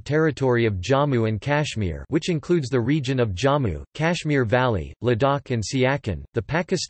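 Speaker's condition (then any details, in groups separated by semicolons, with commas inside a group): No condition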